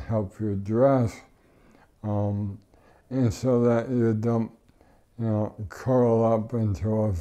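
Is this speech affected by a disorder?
Yes: ALS.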